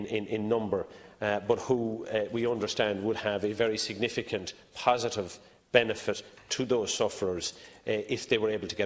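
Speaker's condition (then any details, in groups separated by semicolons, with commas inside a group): No condition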